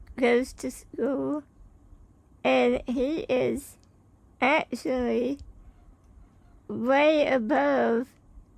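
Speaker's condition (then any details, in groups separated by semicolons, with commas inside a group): Spinal muscular atrophy type 2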